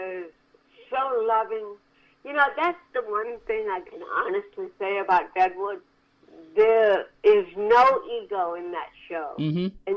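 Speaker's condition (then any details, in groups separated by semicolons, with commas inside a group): Cerebral palsy; from birth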